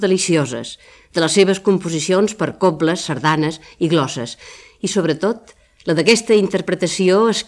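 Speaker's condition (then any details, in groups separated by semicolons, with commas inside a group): No condition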